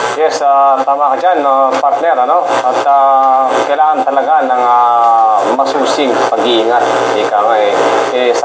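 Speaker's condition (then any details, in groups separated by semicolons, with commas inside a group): No condition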